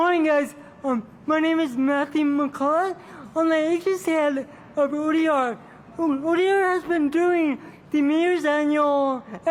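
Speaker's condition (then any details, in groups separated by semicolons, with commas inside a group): Cerebral palsy; from birth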